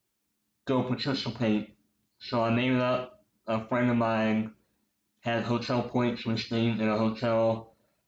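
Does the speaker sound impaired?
Yes: cleft lip and palate, popliteal pterygium syndrome; over 30 operations until age 14 including lip and palate correction.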